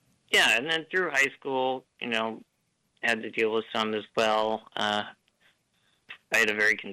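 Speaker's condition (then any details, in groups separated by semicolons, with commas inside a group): Duchenne muscular dystrophy; diagnosed age 3, power chair since about age 10, trouble maintaining breathing, service dog; ventilator may be audible, cadence slightly different, works well for him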